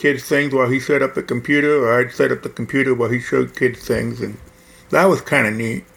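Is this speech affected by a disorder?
Yes: hearing loss; right ear cochlear implant at Johns Hopkins Baltimore, barely any prior right-ear hearing, quad cane 8 years.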